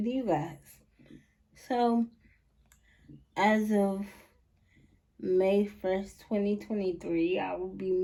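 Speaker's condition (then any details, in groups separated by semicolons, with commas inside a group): Cerebral palsy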